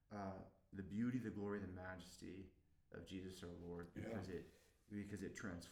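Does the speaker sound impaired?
No.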